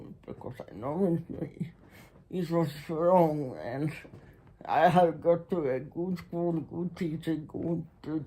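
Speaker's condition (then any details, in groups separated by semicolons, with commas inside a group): Muscular Parkinson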